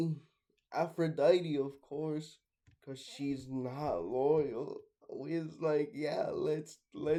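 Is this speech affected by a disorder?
Yes: cerebral palsy, mixed, mild.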